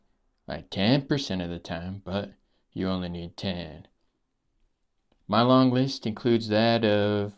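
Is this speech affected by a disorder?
No.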